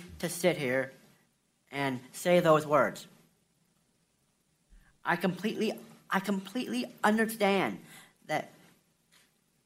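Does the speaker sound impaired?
Yes: Down syndrome; intellectual disability, processes information more slowly; testifying before Congress, recorded clip played on podcast.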